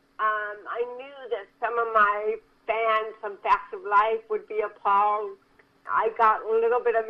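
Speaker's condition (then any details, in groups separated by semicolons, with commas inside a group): Cerebral palsy; from birth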